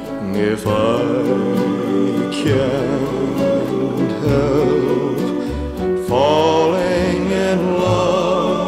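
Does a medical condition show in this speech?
No.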